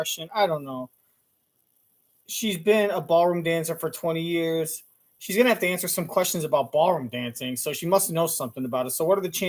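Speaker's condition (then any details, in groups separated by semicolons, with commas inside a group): No condition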